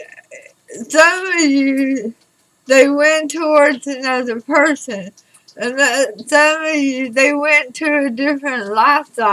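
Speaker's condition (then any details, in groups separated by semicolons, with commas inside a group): Throat cancer radiation damage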